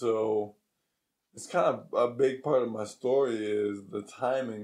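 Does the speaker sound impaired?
Yes: ALS; diagnosed after progressive weakness and drop in football performance.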